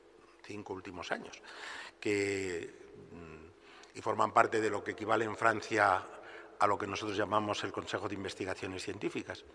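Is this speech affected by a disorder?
No.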